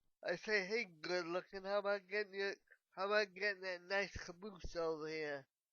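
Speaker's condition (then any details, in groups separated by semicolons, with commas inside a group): Cerebral palsy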